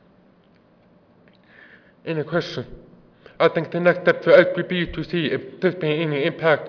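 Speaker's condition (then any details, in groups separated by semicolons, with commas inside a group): Deafness; deaf accent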